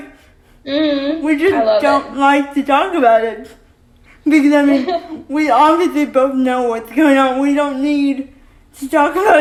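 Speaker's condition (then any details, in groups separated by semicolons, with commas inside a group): Cerebral palsy; can speak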